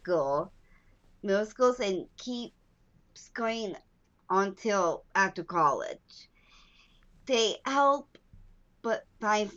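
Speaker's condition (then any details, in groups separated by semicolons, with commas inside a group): Down syndrome; walked later than other children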